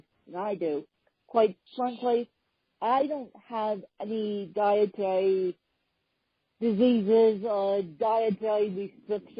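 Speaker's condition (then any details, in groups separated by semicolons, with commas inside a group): Hemiplegic cerebral palsy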